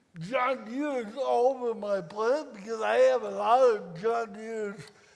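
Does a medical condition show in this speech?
Yes: cerebral palsy; from birth, affects coordination, walking and gait; speech affected, listeners may need time to understand.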